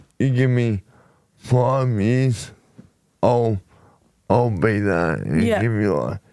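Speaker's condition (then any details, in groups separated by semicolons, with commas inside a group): Motor neurone disease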